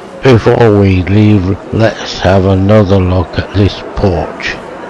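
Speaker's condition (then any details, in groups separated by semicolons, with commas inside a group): Motor neuron disease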